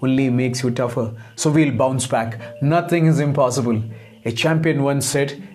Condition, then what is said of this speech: None; typical speech.